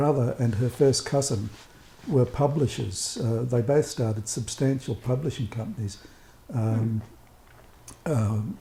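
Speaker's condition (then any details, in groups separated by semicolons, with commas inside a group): No condition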